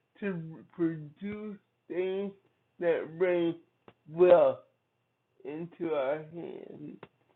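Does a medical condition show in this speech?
Yes: cerebral palsy; from birth.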